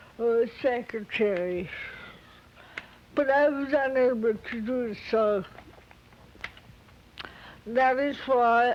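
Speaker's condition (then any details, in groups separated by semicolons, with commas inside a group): Cerebral palsy; from birth, coordination only in feet; halting voice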